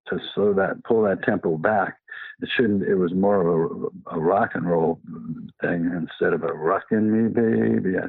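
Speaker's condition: Parkinson's disease

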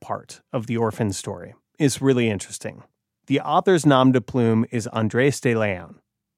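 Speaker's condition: No condition

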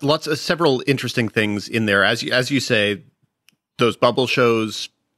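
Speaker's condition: No condition

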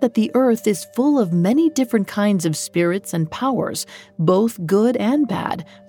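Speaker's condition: No condition

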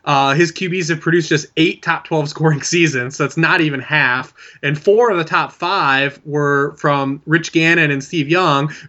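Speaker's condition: No condition

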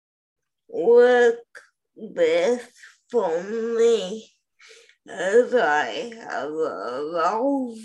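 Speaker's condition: Spastic quadriplegic cerebral palsy; some tightness in all four limbs, wheelchair user; CP accent, sultry disability accent, listeners may need to listen closely

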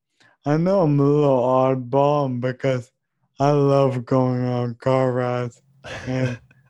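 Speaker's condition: ALS; 2 years since diagnosis

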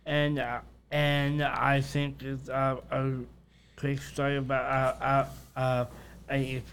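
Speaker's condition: Down syndrome; used a voice device

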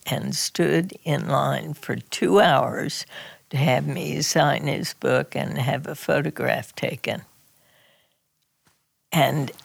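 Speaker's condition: Spasmodic dysphonia; diagnosis took six years, made at Johns Hopkins by neurologist and otolaryngologist, basal ganglia signal fault; Botox injections into vocal cords once or twice a year, in Portland, Oregon; strange, strangled-sounding voice, vocal cords crunch down unnaturally

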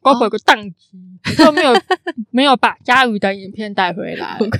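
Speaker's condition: Congenital hearing impairment; cannot hear clearly

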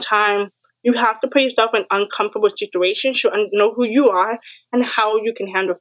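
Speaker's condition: Deafness; acquired deafness, onset age four

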